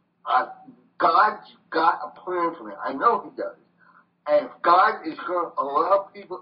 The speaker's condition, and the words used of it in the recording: Tracheostomy. On one hand, it saved my life, but on the other hand, it gave me this voice challenge.